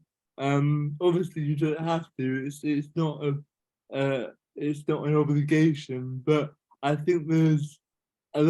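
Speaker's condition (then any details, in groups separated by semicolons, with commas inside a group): Cerebral palsy; cerebral palsy, affects hands, types with two index fingers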